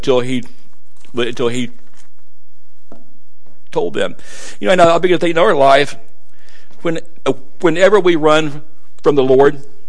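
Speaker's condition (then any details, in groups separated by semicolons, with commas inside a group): Stuttering; struggled with it for a while, adults at Gadsdale said stutter barred preaching; preaching a sermon, stutter not yet noticed by listeners; not noticed by audience so far; repeated sounds, repeated words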